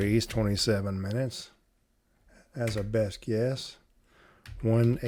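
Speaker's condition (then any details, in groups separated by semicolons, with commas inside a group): No condition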